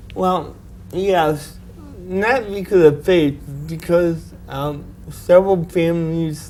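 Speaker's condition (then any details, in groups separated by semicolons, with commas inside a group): Cerebral palsy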